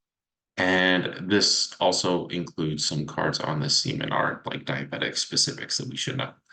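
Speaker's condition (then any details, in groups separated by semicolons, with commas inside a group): No condition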